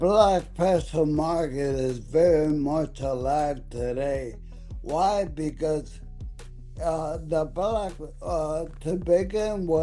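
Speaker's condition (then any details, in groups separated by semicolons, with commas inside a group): ALS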